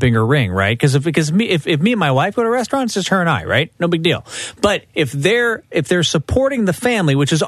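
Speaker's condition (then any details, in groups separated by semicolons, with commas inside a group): No condition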